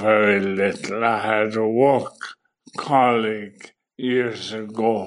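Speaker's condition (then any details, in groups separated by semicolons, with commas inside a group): Motor neuron disease; speech problem noticed by oncologist during cancer treatment, confirmed by neurology tests; speech main problem, gradually deteriorating over last 6 months, little wobbly on feet, nurse Ethna Cawley; speech fatigue, tongue and vocal cords tire after certain amount of speech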